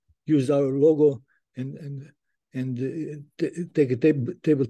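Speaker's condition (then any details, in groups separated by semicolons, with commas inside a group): Parkinson's disease; ping pong therapy two to three times weekly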